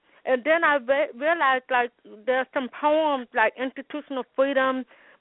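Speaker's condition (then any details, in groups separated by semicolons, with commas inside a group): Hearing loss with speech impediment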